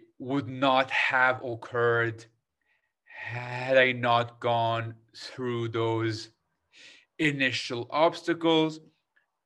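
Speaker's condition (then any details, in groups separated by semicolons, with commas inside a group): Stutter; stutter since growing up in Lebanon, stutter taboo there, avoided speaking almost entirely when younger; stutters in all six spoken languages, gets stuck, disfluencies often misinterpreted by listeners; prolonged sounds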